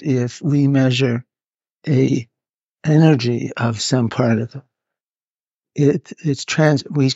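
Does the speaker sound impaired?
Yes: Parkinson's; neurological disorder, hidden from others in early stages, now openly shown; needs to move about while filmed; audio hard to capture at points, partly due to movement.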